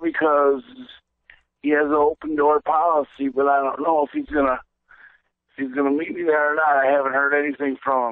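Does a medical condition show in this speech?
Yes: cerebral palsy; present since birth.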